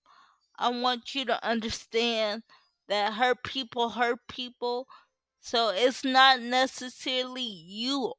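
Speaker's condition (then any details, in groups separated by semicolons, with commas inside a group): Cerebral palsy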